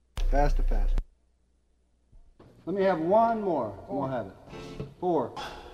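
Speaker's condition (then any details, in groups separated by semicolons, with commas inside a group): No condition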